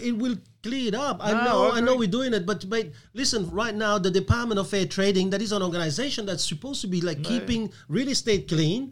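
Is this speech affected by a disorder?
No.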